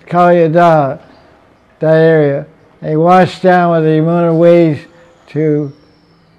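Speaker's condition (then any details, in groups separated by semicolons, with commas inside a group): Deafness; fluent spoken lecture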